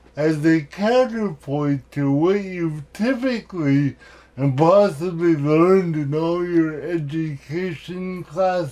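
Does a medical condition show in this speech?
Yes: cerebral palsy.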